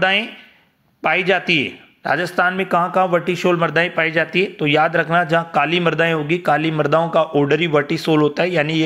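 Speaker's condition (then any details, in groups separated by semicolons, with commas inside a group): No condition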